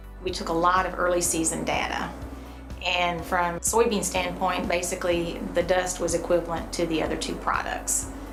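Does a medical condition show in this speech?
No.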